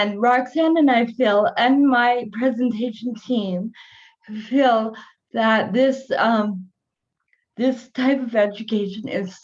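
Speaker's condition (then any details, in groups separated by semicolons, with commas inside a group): Cerebral palsy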